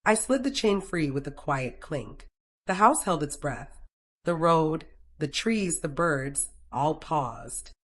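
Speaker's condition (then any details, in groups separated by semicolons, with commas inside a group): No condition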